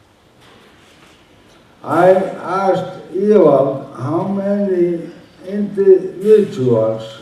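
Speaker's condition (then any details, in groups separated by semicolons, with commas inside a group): Motor neuron disease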